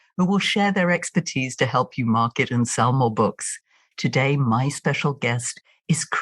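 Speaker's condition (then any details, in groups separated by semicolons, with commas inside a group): No condition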